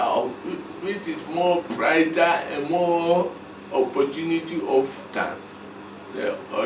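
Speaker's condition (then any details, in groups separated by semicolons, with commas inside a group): Cerebral palsy; speech brain area underdeveloped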